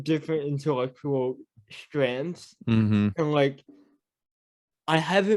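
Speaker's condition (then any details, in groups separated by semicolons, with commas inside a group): Cerebral palsy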